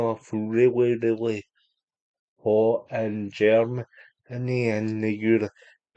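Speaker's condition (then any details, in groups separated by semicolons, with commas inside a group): Cerebral palsy; unable to walk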